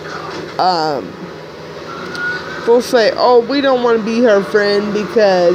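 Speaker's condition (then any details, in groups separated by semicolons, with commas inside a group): Cerebral palsy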